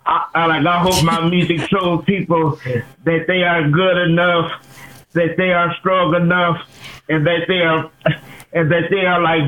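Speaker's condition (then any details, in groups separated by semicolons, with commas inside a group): Cerebral palsy; since birth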